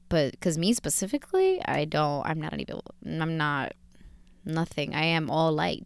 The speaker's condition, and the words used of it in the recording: No condition.